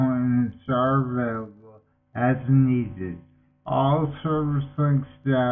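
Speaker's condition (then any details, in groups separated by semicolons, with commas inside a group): Multiple sclerosis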